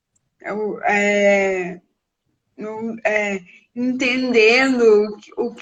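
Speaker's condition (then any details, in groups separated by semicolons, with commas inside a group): Cerebral palsy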